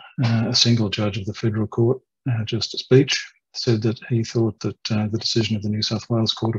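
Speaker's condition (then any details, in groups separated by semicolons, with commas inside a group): No condition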